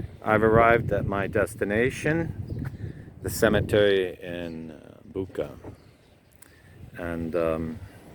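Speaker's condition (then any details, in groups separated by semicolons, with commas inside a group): No condition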